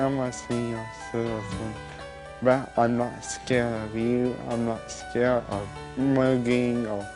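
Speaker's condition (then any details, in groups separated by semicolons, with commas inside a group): Cerebral palsy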